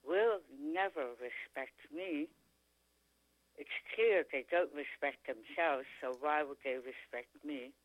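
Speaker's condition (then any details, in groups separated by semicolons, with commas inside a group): Tongue cancer; now speaks pretty clearly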